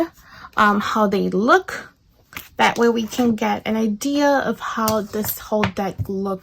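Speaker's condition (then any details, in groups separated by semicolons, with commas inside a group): No condition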